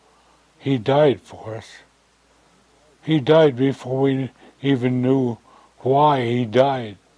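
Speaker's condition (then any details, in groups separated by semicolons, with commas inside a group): Stroke; stroke at age 78, trembling hands, fell and broke hip, arterial aneurysm found on x-rays, surgery; slurred speech after stroke, hard time finding words, shaky voice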